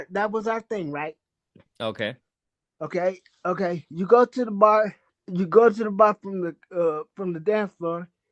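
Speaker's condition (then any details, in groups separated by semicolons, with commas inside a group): Cerebral palsy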